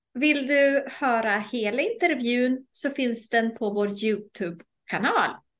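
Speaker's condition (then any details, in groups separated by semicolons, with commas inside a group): No condition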